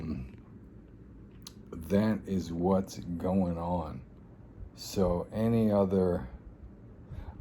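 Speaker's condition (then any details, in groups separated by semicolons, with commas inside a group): ALS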